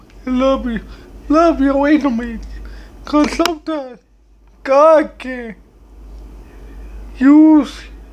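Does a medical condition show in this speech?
Yes: cerebral palsy.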